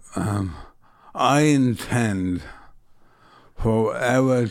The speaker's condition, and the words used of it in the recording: ALS (motor neuron disease). The voice is quite ragged and sometimes it's difficult to understand or